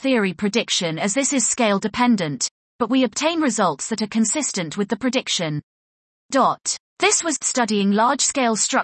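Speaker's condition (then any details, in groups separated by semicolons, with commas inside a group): No condition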